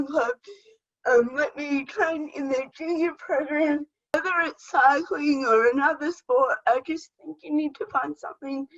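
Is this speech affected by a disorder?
Yes: cerebral palsy; age 22.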